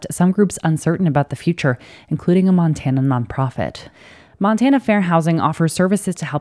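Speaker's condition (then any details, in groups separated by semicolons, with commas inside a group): No condition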